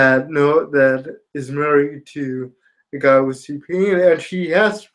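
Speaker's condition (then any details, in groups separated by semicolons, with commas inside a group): Spastic quadriplegia cerebral palsy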